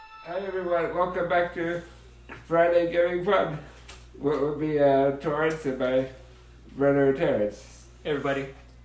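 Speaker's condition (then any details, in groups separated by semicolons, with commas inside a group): Muscular dystrophy, Duchenne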